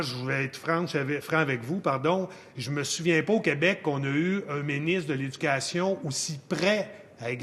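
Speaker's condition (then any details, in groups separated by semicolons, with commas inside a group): No condition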